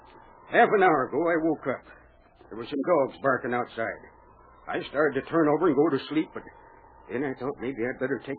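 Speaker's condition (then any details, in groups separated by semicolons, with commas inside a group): No condition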